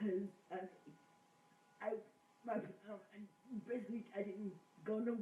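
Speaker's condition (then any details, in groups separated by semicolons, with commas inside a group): Cerebral palsy; diagnosed at 14 months, now 65; speech impediment sometimes noticeable, improved with speech therapy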